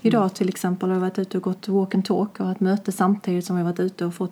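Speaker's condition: No condition

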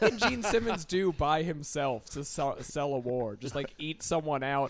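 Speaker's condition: No condition

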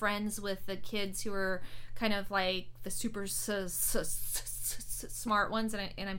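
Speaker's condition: Stuttering; described as a non-apparent disability, childhood link to Wells at Children's Hospital of Oakland; stutters openly, performs stand-up as a stuttering comic; once minimized talking, did not assert voice, changed after National Stuttering Association conference; prolonged sounds, blocks

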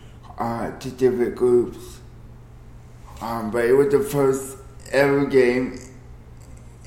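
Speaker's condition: Cerebral palsy

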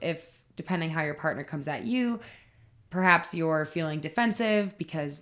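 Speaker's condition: No condition

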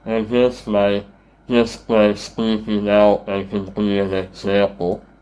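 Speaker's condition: Treacher Collins syndrome; bone conduction hearing aids

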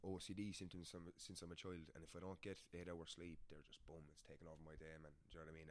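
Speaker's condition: No condition

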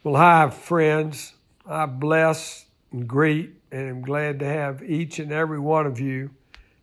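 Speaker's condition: No condition

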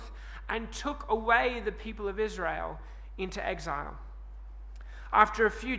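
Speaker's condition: No condition

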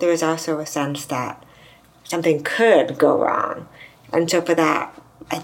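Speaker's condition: Deafness; severe to profound deafness from 3, hearing aids to 34, implant worse ear 34, other 41; grew up speaking, mainstream schooling, learned sign language in 20s, also signs

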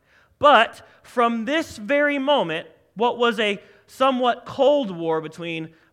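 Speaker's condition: No condition

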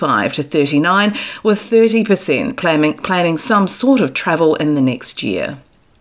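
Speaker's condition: No condition

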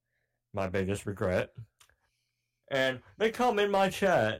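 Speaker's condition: Cleft palate; cleft palate since childhood

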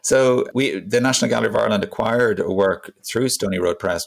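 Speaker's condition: No condition

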